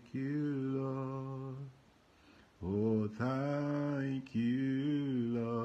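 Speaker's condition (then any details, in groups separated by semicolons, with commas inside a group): No condition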